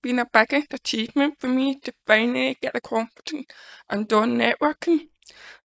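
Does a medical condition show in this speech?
Yes: deafness; congenital deafness, born deaf.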